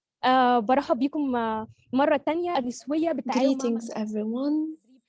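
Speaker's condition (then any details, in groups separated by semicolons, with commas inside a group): No condition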